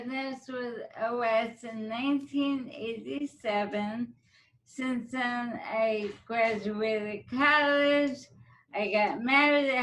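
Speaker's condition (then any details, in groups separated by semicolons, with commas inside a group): ALS; diagnosed two years ago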